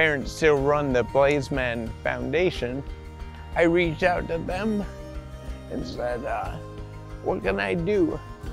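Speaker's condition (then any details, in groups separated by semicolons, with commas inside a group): ALS; bulbar onset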